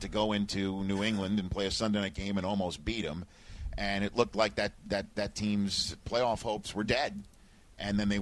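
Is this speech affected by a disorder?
No.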